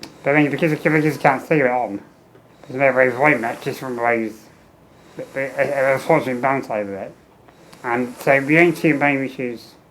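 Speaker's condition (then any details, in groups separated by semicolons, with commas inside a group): Muscular dystrophy; wheelchair user, tracheostomy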